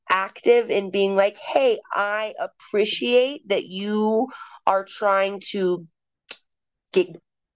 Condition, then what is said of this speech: Stuttering. I don't necessarily mind that I have a stutter, but there are times when it's so hard that I can't even speak.